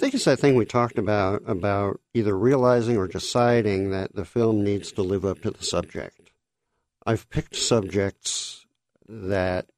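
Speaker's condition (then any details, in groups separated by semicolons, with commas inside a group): Cleft lip and palate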